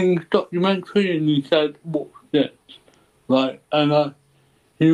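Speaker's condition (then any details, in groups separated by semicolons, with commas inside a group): Cerebral palsy; ataxic type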